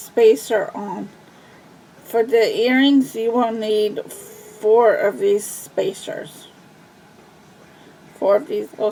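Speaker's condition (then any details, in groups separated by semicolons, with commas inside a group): Cerebral palsy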